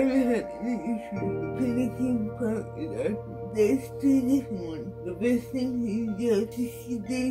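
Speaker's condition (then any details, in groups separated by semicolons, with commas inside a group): Cerebral palsy; wheelchair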